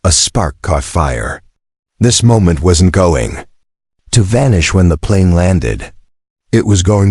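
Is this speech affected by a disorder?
No.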